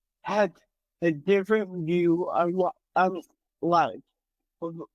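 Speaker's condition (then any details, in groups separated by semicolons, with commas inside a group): Cerebral palsy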